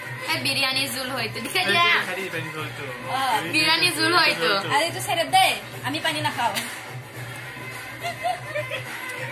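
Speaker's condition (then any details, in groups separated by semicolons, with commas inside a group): No condition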